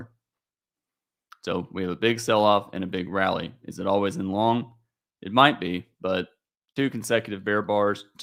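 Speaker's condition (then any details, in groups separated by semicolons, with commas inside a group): No condition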